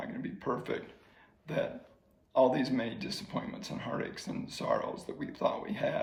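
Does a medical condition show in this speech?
Yes: ALS; slowly progressing ALS.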